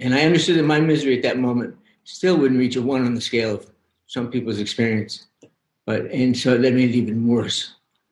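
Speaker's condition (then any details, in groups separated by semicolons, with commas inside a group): Young onset Parkinson's; age 59, about 30 years since diagnosis, long list of daily pills, walking fairly steadily after months of physical therapy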